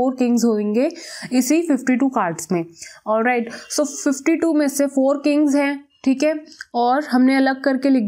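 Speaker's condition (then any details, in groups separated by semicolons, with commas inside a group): No condition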